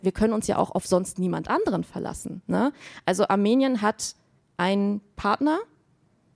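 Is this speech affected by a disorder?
No.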